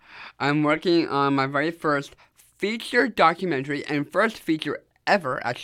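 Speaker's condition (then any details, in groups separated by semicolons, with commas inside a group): Down syndrome; able to do public speaking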